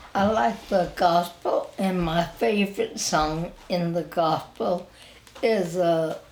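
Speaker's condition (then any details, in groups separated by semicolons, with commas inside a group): Spinal ataxia; wheelchair user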